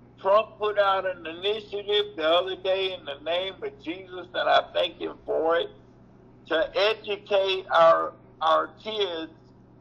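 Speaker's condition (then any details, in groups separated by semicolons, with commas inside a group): Cerebral palsy; reports being back on feet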